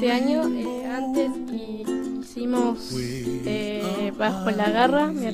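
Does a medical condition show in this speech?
Yes: Down syndrome; congenital, since birth; 21 years old.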